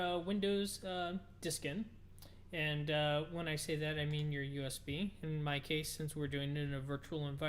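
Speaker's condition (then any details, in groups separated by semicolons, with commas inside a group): No condition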